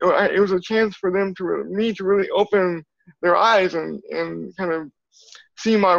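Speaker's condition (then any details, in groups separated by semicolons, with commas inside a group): Cerebral palsy; from birth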